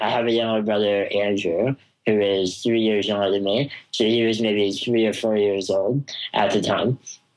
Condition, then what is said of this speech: Spinal muscular atrophy. And today this guy I'm talking to is kind of mumbly.